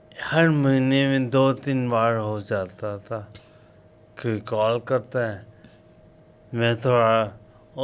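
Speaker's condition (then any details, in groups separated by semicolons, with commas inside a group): Coma after road accident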